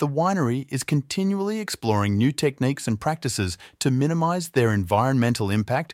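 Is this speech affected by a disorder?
No.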